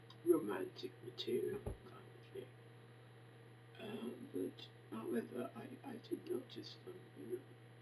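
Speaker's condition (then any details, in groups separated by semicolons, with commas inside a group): Facial palsy; can barely hear own speech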